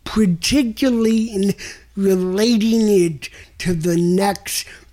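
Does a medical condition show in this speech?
Yes: cerebral palsy; motor impairment.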